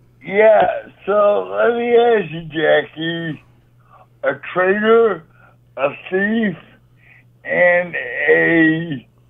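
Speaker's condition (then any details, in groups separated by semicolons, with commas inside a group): Cerebral palsy; voice sounds like a rock singer's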